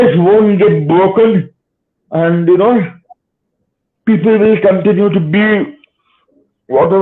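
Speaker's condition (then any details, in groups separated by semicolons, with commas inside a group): Cerebral palsy; spastic type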